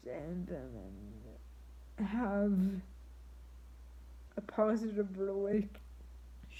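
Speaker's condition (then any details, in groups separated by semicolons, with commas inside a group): Triplegic cerebral palsy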